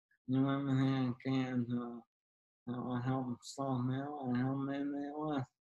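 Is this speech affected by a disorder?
Yes: ALS; diagnosed at 21, San Francisco ALS clinic, arm nerve issues, weak hands, trouble running, slow progressor; almost 13 years since diagnosis, wheelchair user, needs help showering, dressing and everyday tasks.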